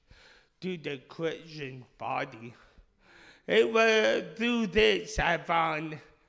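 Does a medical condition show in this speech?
Yes: speech impediment; speech impediment since childhood.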